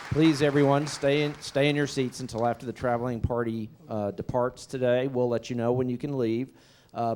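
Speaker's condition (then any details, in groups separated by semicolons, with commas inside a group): No condition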